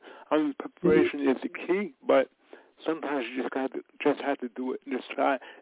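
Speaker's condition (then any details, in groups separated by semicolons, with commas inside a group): Cerebral palsy; from birth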